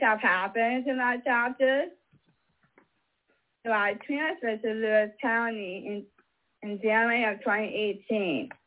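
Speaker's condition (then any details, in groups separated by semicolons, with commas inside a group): Mosaic Down syndrome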